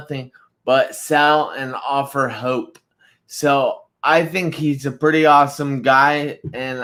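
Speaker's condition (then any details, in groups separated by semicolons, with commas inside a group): Traumatic brain injury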